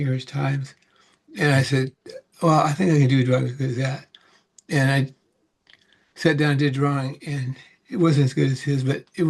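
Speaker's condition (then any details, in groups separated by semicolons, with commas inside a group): Parkinson's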